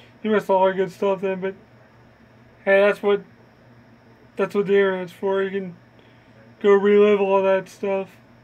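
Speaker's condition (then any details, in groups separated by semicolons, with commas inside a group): Cerebral palsy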